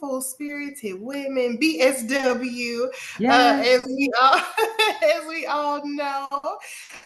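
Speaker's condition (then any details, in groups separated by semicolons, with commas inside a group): No condition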